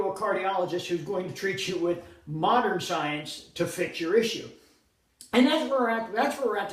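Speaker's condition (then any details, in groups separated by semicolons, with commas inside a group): No condition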